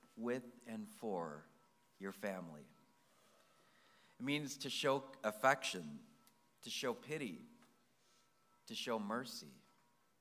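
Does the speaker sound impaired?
No.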